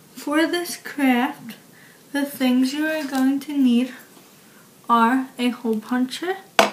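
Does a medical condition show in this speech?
Yes: cerebral palsy.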